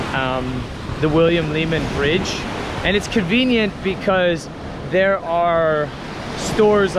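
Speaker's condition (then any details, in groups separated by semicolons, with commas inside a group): No condition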